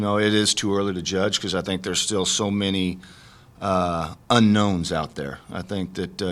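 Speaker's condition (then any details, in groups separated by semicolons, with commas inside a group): No condition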